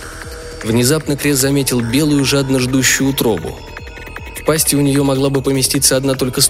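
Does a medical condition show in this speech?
No.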